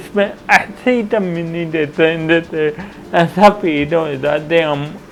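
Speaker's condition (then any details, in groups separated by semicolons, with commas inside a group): Cerebral palsy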